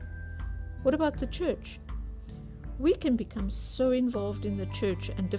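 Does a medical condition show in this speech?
No.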